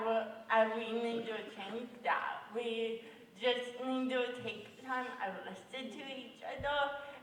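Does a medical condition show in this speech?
Yes: cerebral palsy; hard to be understood.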